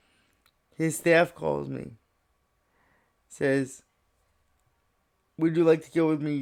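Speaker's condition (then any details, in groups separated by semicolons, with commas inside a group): Cerebral palsy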